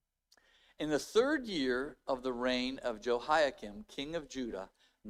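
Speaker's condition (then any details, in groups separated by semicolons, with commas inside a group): No condition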